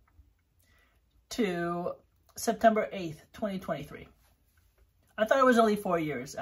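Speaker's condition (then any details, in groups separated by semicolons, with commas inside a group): No condition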